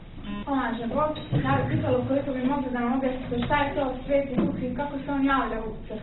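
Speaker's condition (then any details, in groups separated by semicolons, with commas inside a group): No condition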